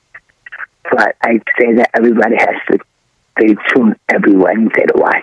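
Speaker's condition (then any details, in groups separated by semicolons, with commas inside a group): Throat cancer surgery; trouble swallowing and breathing before diagnosis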